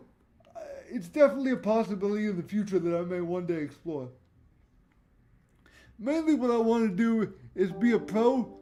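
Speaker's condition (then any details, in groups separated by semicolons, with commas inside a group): Cerebral palsy; voice tone sometimes odd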